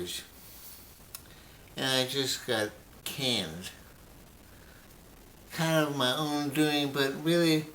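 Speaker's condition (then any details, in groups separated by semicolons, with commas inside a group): Brain injury; memory greatly affected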